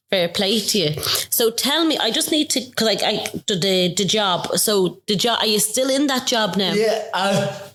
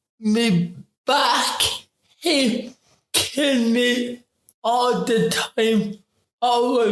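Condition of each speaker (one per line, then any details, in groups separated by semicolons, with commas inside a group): No condition
Ataxic cerebral palsy; ataxic form, affects coordination, movement, posture, balance; affects talking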